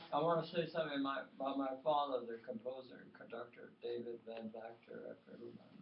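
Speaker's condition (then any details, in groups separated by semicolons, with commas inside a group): Tongue cancer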